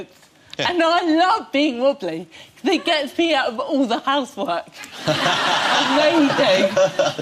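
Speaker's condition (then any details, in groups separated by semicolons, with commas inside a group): Cerebral palsy; since childhood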